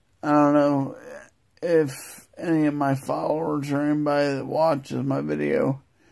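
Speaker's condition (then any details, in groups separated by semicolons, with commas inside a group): Multiple sclerosis; progressive form; starting new disease-modifying medication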